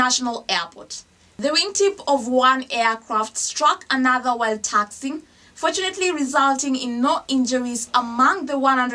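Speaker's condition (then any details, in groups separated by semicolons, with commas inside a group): No condition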